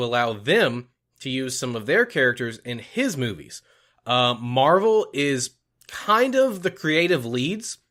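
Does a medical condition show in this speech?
No.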